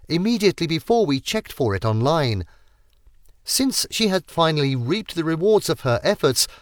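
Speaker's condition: No condition

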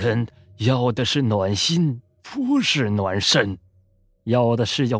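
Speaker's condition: No condition

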